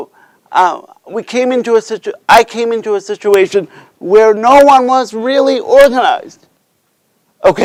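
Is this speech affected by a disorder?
Yes: cerebral palsy.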